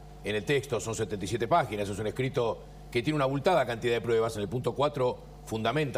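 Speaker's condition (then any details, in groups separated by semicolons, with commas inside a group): No condition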